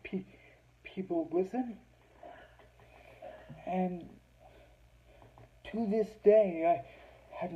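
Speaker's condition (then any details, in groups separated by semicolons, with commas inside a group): Cerebral palsy; scoliosis, spinal rebuild surgery; heavily altered breathing patterns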